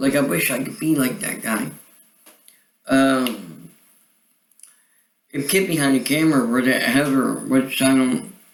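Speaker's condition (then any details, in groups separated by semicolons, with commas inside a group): Cerebral palsy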